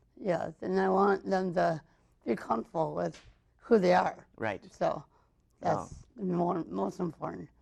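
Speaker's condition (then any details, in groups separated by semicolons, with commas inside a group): Mild cerebral palsy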